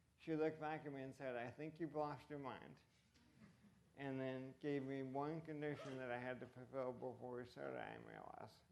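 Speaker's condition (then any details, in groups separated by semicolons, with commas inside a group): ALS; voice impacted, reduced fluency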